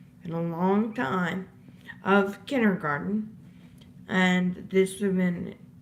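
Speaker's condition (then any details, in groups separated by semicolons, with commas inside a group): Disability causing slurred speech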